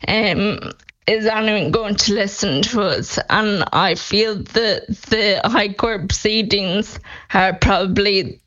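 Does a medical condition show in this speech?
Yes: Friedreich's ataxia; diagnosed at age 12, progressive neurological condition, Skyclarys not funded by HSE drugs group; 28 years old, about 16 years since diagnosis, monthly neurological decline, mobility affected, eyesight changes, untreated; speech deteriorating, voice banking on software for couple of hours, offered synthetic voices, expects voice loss.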